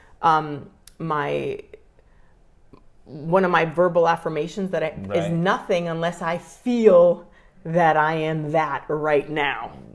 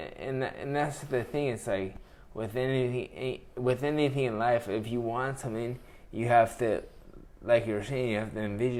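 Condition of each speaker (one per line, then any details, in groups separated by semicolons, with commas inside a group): No condition
Traumatic brain injury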